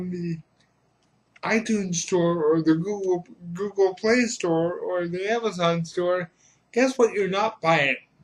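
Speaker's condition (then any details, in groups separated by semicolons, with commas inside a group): Cerebral palsy; reliable voice, uses voice control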